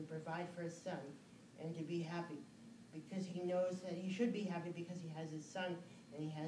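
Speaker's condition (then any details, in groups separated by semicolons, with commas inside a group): Cerebral palsy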